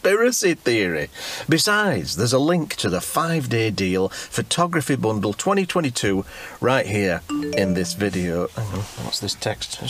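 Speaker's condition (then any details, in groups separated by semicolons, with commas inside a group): No condition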